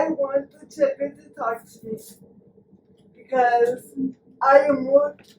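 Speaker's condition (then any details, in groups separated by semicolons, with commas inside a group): Cerebral palsy; from birth, brain bleed at birth, cannot walk; needs help with personal care; can speak, sometimes types to be understood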